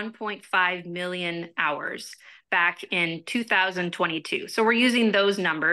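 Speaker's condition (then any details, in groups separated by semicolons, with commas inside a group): No condition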